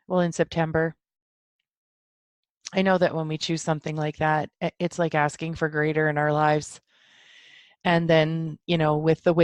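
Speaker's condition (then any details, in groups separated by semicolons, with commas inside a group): No condition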